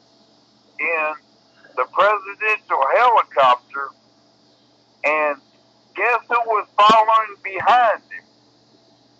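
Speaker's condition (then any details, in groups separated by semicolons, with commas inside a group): Cerebral palsy; bedbound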